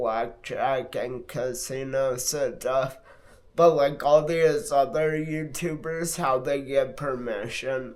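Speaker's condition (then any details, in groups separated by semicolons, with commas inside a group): Multiple sclerosis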